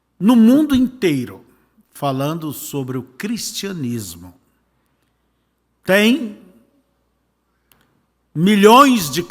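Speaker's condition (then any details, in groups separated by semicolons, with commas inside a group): No condition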